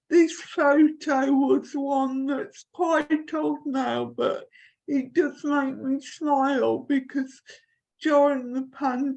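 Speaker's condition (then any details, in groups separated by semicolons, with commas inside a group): Cerebral palsy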